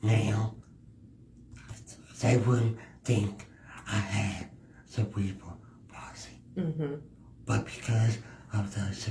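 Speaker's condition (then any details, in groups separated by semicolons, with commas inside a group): Cerebral palsy; speech issues, drools, spits a little when speaking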